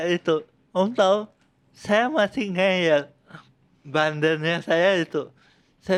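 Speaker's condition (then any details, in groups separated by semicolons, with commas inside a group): Cerebral palsy; from birth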